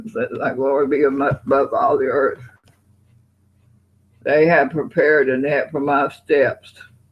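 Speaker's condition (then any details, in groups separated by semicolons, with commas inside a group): Parkinson's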